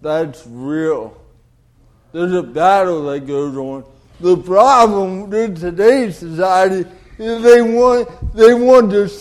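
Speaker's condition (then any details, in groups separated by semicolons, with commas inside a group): Cerebral palsy; cord around neck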